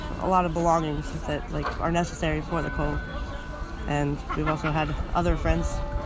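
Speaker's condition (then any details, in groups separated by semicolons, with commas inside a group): No condition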